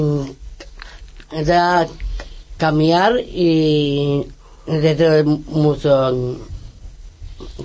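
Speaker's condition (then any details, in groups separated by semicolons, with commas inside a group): Down syndrome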